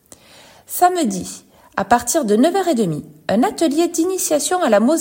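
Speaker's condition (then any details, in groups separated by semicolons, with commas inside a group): No condition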